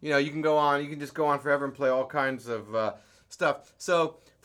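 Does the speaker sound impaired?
No.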